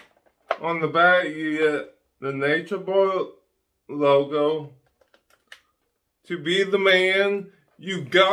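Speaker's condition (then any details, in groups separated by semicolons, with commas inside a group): Ataxic cerebral palsy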